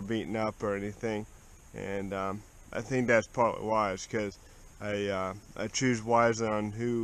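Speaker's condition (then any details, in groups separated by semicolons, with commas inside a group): Cerebral palsy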